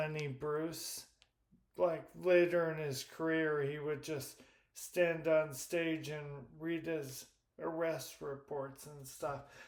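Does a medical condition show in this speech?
Yes: primary lateral sclerosis.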